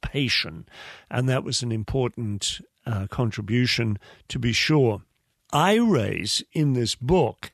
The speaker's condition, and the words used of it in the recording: No condition.